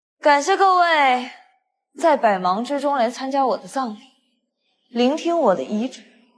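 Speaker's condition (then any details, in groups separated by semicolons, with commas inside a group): No condition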